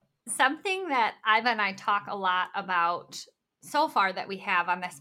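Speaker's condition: Bilateral cleft lip and palate; congenital

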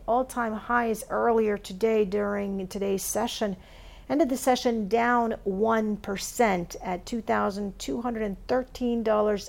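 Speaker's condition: No condition

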